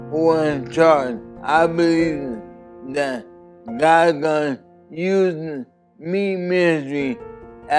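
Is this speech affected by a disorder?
Yes: ALS.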